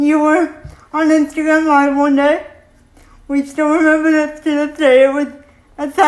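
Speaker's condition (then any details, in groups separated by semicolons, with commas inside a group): Cerebral palsy; uses wheelchair; can speak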